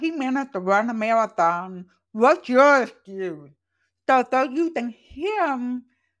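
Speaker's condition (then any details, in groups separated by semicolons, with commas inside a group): Profoundly deaf, congenital; hearing aid wearer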